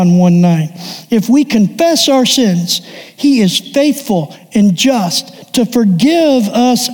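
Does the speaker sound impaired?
No.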